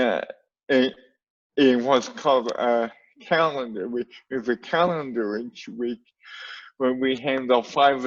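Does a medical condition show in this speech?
Yes: cerebral palsy.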